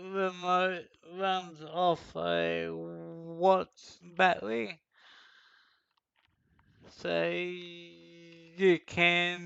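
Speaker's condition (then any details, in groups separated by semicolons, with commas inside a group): Cerebral palsy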